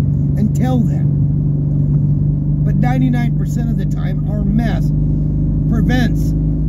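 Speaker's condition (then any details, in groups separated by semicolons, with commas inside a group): No condition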